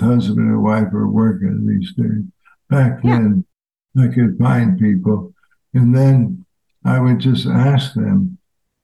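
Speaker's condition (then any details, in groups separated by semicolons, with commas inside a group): ALS; fatal progressive disease, diagnosed months ago, hiking a year ago, expected to worsen; voice changed since onset, now a different voice, no spontaneous crying fits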